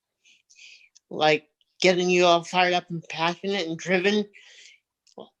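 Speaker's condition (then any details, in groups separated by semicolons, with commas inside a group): Cerebral palsy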